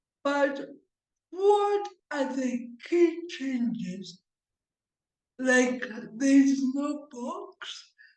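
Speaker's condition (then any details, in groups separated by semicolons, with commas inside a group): Cerebral palsy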